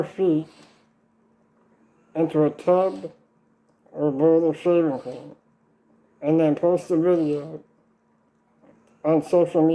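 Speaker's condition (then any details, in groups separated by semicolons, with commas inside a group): Duchenne muscular dystrophy; very limited chewing and swallowing, still eats by mouth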